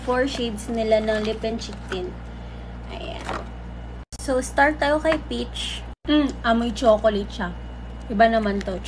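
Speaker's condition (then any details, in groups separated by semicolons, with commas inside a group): No condition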